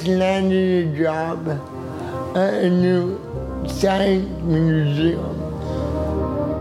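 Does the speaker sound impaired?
Yes: cerebral palsy; cerebral palsy from birth, Apgar score 0 at birth, very low birth weight of 3 pounds 1 ounce; able to do public speaking and DJ.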